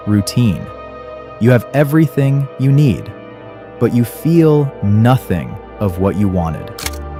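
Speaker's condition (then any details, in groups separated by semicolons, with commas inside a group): No condition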